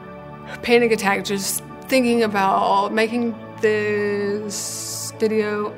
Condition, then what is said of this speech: Stuttering. Can tell, I have a stuttering problem, so public speaking is extremely hard.